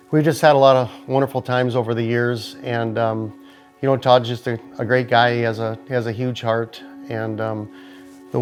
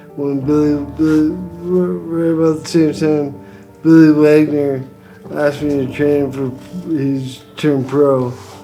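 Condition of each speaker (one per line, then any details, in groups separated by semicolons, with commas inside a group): No condition
Brain injury; effects began around age 50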